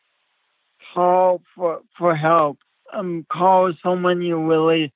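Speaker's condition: Speech impediment; since childhood, uncoordinated with poor balance as child, physical and occupational therapy in childhood; speech impediment still present; repeating words over and over, impediment never went away

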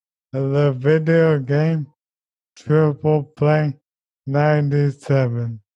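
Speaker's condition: ALS; young onset, diagnosed age 29, progressive neurodegenerative, affects walking, speech and eventually breathing

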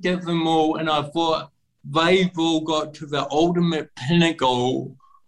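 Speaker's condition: Cerebral palsy; cerebral palsy from birth, physical disability affecting how messages travel around body, muscles tighter longer than others; regular public speaking stretches speech muscles, sport, flexibility and stretching help, uses breathing to relax; voice noticeably different, speaking a stated limit, tighter and worse when nervous or underprepared, better when relaxed, confident

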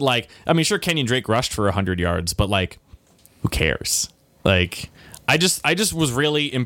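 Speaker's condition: No condition

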